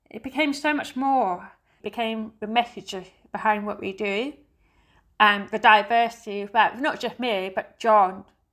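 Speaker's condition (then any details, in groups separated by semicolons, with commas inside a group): Deafness; not the music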